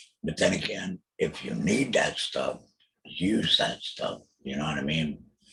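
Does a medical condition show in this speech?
Yes: total laryngectomy.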